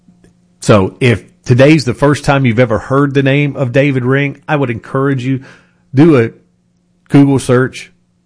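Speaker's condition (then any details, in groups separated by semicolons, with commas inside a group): No condition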